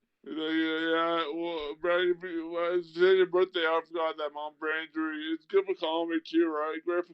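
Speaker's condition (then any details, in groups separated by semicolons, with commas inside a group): Traumatic brain injury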